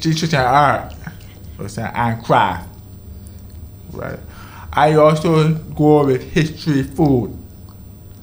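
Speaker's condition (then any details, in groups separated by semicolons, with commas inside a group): Deafness, deaf in one ear from birth, other ear from age 18; born deaf in one ear; relies on lip reading, difficulty following very fast or very slow speech; has speech, had speech therapy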